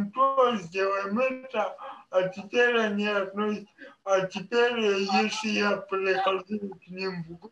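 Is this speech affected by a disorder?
Yes: cerebral palsy.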